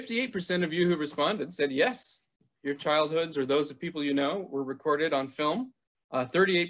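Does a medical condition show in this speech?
No.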